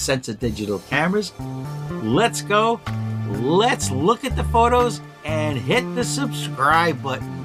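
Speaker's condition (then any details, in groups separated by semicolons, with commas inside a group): No condition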